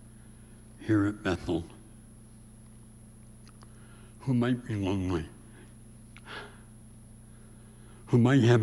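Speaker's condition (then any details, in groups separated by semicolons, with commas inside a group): Severe speech impediment; about age 84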